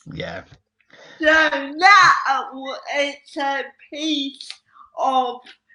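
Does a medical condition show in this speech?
Yes: cerebral palsy; slow speech.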